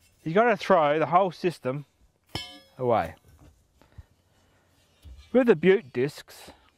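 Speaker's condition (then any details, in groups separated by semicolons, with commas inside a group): No condition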